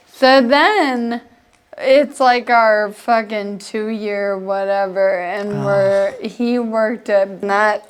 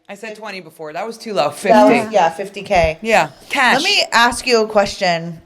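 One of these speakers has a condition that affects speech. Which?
The first: Friedreich's ataxia; progressive, affects balance and hands; onset 12 years ago, wheelchair, medication to pause progression; voice sounded abnormal from onset, mistaken for drunk.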